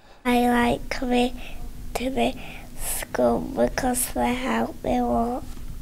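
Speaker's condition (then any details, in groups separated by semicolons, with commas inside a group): Cerebral palsy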